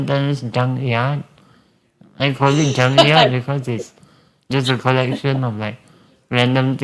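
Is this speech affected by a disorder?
Yes: spinal muscular atrophy.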